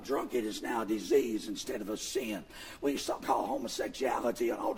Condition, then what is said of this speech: Vocal cord paralysis. It doesn't sound as good as it used to.